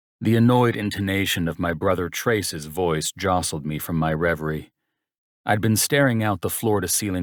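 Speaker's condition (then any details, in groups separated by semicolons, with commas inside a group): No condition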